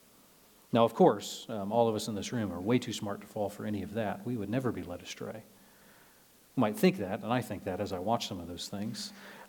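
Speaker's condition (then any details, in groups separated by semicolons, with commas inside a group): No condition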